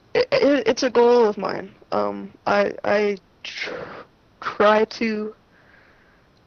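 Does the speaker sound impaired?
Yes: stuttering; familial stuttering, oldest and youngest maternal uncles stutter, possibly a great uncle, very little therapy around age six; stutter noticeable to listeners, self-revealing; here repeated sounds, blocks.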